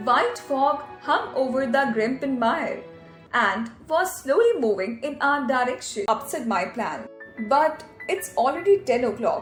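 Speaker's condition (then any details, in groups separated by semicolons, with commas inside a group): No condition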